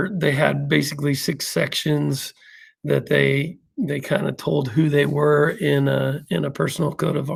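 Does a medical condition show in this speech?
No.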